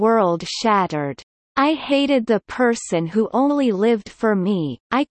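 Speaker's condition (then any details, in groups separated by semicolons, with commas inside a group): No condition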